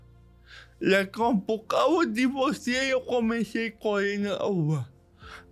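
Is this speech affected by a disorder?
Yes: cerebral palsy; diagnosed in childhood.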